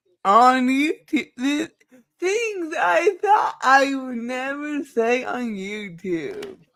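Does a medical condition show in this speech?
Yes: cerebral palsy.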